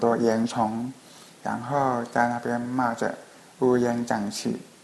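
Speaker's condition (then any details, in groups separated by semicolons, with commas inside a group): Hearing impairment; video calls hard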